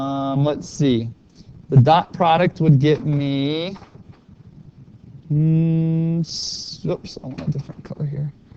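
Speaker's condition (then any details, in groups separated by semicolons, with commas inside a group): No condition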